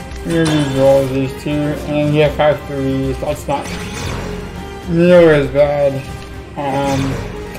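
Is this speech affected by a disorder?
Yes: cerebral palsy; affects legs.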